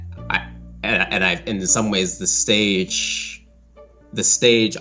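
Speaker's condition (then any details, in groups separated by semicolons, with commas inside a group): Stutter; significant stutter since age 4, glottal block type, blocks on own name; stuttered less than usual on Skype call, disclosure relaxes, stage feels soothing; long silences, mouthing without voice, breathy clicks and pops, frozen wide-eyed stare, unpredictable; repeated sounds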